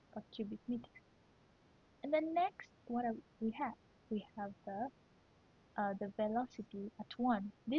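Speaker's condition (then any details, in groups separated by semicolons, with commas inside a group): No condition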